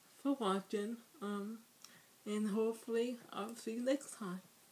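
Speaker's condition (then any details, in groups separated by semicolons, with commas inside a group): Speech impairment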